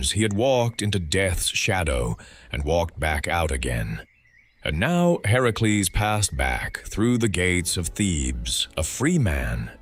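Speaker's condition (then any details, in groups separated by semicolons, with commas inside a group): No condition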